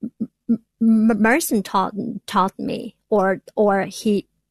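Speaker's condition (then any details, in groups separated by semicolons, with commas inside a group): Stuttering; persistent stuttering, still stutters after speech therapy with Dr. Merson, connected to self-help group; repeated sounds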